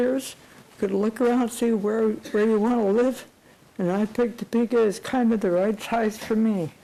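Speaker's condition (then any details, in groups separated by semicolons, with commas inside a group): Cerebral palsy; unable to type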